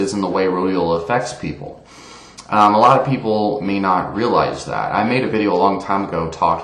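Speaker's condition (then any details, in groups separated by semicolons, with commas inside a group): No condition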